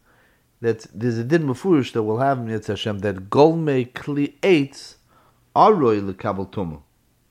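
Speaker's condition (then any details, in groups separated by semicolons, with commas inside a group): No condition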